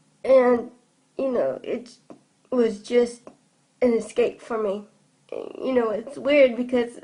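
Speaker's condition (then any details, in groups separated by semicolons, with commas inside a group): Cerebral palsy; from birth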